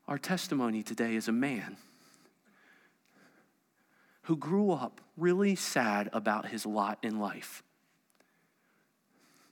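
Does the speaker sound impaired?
No.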